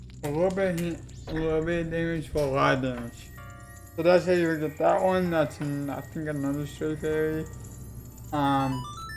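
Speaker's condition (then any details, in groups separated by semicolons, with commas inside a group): Cerebral palsy; affects legs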